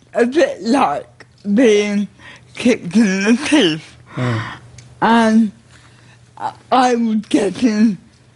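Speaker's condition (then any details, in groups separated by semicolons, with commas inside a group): Cerebral palsy and multiple sclerosis; cerebral palsy lifelong, multiple sclerosis diagnosed later, increasingly less able to do things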